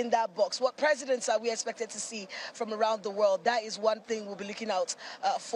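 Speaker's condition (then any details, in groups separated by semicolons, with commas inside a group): No condition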